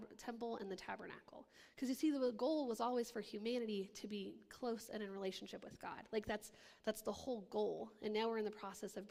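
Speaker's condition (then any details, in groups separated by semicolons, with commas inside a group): No condition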